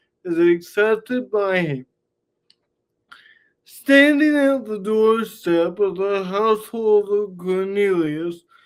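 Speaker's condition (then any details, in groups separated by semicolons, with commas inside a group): Cerebral palsy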